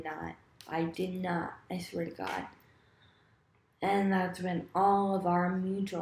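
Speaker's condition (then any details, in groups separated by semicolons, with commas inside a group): Cerebral palsy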